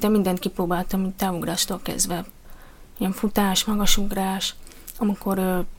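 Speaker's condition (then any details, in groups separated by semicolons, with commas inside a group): Deafness; found deaf age one, hearing aid 18 months, cochlear implant 2.5, eight operations, last age eight; poor speech and vocabulary with hearing aid before implant, learned speaking in developmental lessons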